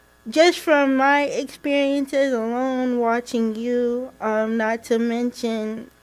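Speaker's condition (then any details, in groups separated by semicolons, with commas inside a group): Cerebral palsy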